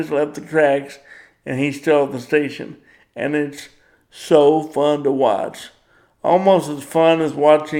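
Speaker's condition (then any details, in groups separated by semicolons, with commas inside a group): Cerebral palsy; power wheelchair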